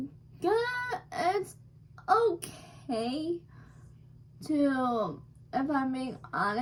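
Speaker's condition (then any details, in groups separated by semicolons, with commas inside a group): Cerebral palsy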